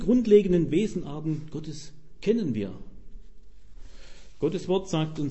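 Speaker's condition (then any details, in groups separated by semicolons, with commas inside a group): No condition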